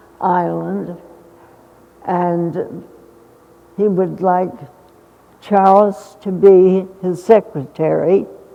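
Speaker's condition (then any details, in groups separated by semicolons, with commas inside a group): Essential tremor; more than half of life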